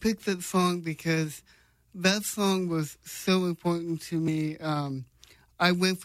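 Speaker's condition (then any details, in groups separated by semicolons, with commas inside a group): Cerebral palsy; congenital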